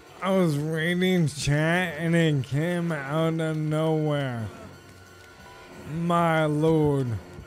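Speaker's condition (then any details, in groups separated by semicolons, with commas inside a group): ALS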